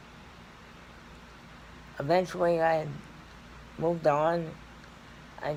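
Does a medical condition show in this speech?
Yes: cerebral palsy; scoliosis.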